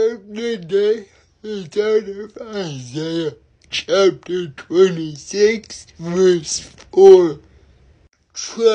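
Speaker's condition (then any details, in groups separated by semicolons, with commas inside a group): Cerebral palsy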